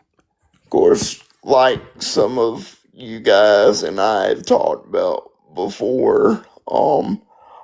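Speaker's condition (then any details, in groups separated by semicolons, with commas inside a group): Spastic quadriplegic cerebral palsy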